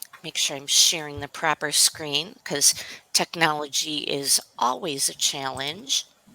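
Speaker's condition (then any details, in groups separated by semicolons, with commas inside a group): No condition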